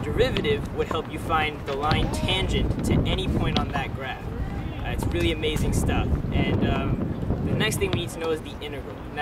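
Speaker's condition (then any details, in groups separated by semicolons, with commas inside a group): No condition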